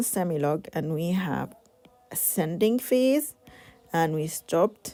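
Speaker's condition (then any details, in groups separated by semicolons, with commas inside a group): No condition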